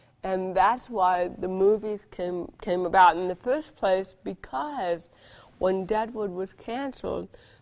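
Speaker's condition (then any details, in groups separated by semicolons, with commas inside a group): Cerebral palsy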